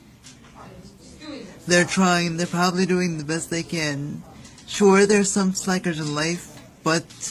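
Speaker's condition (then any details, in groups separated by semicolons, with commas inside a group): Cerebral palsy; visibly apparent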